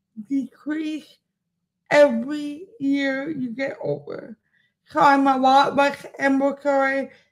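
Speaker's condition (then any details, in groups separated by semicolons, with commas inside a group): Cerebral palsy; speech affected, sounds like past stroke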